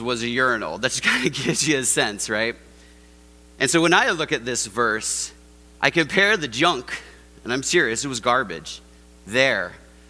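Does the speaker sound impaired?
No.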